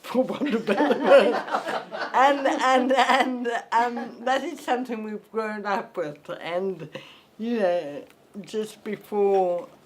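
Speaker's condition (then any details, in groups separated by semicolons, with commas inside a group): Cerebral palsy; lifelong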